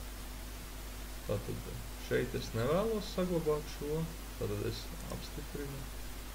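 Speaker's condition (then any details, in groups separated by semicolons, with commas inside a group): No condition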